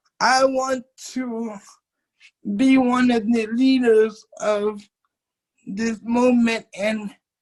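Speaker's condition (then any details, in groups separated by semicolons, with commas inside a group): Cerebral palsy; 27 years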